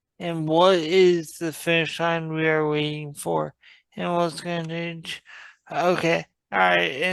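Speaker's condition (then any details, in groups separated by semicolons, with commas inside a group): Traumatic brain injury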